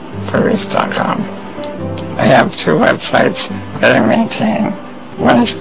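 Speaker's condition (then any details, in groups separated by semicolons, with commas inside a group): Spinal muscular atrophy; congenital, progressive muscle weakening, bedbound with no hand movement since early 20s, tracheostomy and stomach feeding tube about 10 years ago; depends on voice for everything, uses voice recognition computer system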